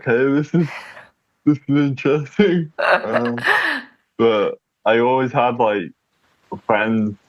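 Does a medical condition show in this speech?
Yes: cerebral palsy.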